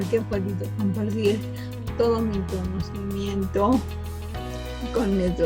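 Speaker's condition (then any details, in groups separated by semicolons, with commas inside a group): Cerebral palsy from birth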